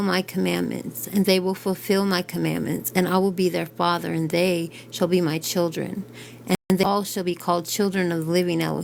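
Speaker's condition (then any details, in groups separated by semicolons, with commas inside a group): No condition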